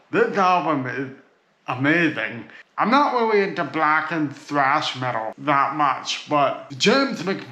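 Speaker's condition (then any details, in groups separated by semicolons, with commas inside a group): Cerebral palsy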